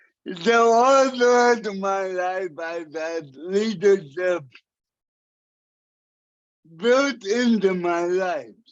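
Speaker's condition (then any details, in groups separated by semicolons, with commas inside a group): Cerebral palsy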